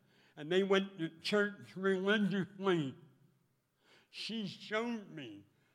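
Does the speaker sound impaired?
Yes: speech impediment; could not speak or chew in childhood, first operation in North Dakota, 17 surgeries, 6 years of therapy; speaks publicly with new voice as motivational speaker; taught tongue movement at 12, voicing with clothespin on nose, mirror under lips, impediment recognizable on radio.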